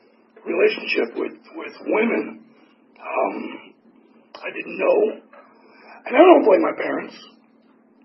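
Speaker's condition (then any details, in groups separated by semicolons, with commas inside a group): Tracheotomy; tracheotomy for 4 years, 8 surgeries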